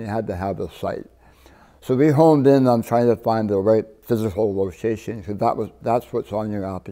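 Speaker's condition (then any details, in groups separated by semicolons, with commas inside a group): Partial glossectomy for tongue cancer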